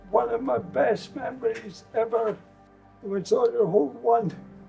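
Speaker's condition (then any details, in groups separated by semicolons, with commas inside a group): Motor neurone disease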